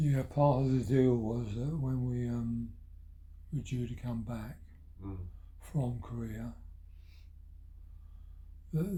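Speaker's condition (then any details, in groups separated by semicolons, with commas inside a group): Parkinson's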